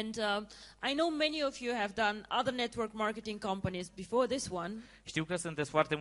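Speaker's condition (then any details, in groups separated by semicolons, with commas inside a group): No condition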